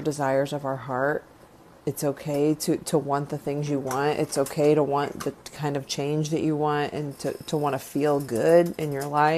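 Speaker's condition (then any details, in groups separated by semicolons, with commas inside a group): No condition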